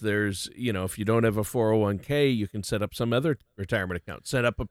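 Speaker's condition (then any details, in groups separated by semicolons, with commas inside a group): No condition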